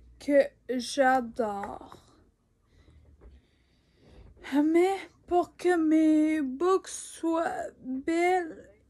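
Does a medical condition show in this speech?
Yes: ataxia; degenerative.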